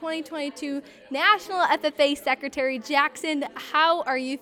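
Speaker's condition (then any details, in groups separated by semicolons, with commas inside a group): No condition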